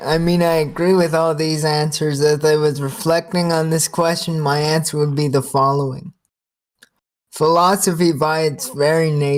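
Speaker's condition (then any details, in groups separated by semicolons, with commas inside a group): Cerebral palsy, spastic quadriplegia, severe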